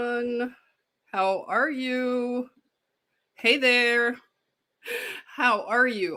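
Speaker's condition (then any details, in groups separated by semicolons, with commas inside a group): No condition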